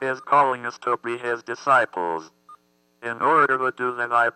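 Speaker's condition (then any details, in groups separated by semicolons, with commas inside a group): Athetoid cerebral palsy; thumb surgery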